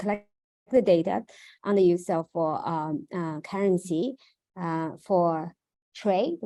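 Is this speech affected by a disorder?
No.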